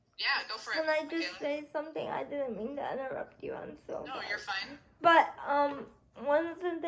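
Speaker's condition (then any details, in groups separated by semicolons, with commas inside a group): Cerebral palsy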